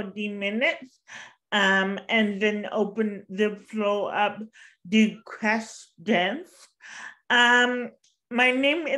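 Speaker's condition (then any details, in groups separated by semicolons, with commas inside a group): Cerebral palsy; since birth, walks with walker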